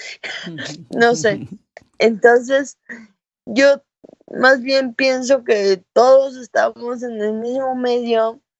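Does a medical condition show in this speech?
Yes: cerebral palsy.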